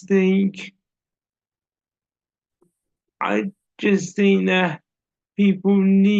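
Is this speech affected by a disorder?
Yes: cerebral palsy; audible speech impairment.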